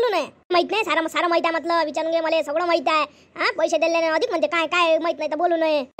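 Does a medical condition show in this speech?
No.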